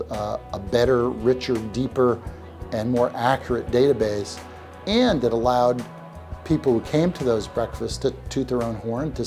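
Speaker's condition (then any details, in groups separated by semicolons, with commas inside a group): No condition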